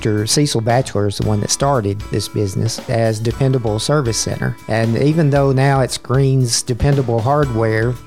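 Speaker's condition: No condition

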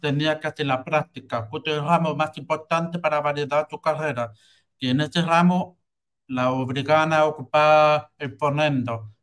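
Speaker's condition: Hearing loss with cochlear implant; no headphones

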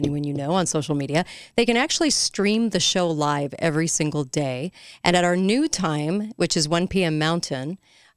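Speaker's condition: No condition

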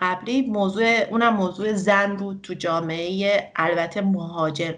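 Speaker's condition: No condition

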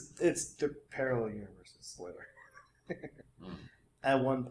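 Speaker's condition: No condition

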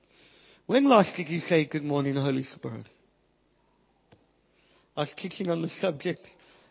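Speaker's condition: Cleft palate, Pierre Robin syndrome; could not hear self preach

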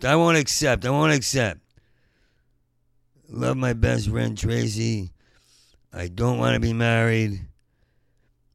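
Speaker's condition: Parkinson's; exhausted

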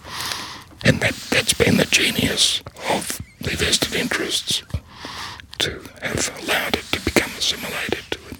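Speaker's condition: Laryngectomy, voice prosthesis

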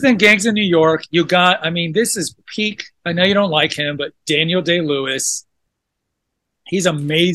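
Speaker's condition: No condition

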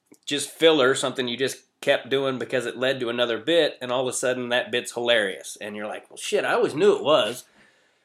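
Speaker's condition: No condition

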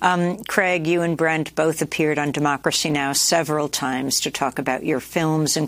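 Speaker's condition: No condition

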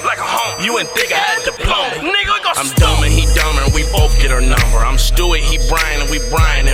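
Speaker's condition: No condition

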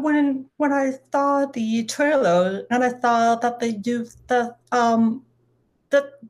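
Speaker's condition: Deafness; able to talk

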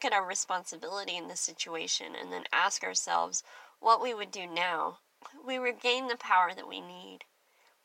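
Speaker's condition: Cleft lip and palate; clear speech

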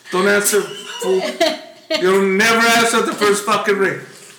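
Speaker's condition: No condition

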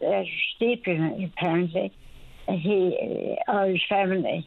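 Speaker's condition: Speech impediment after stroke, mild; some words may need clarifying, son Chess offers to clarify

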